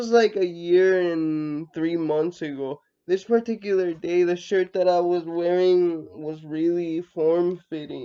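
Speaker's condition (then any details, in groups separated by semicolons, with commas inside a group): Cerebral palsy, mixed, mild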